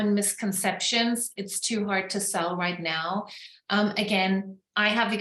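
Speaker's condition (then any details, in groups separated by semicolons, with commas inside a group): No condition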